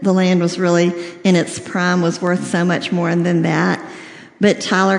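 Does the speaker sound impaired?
Yes: cleft lip and palate, severe.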